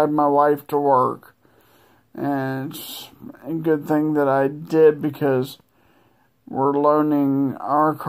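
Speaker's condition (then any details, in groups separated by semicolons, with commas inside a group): Multiple sclerosis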